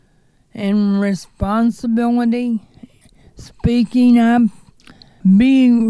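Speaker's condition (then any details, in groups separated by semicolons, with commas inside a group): Cerebral palsy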